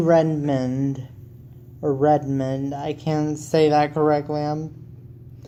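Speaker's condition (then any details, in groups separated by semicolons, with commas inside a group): Cerebral palsy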